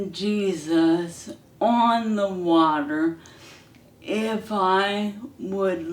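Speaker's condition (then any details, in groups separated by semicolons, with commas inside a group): ALS; hand onset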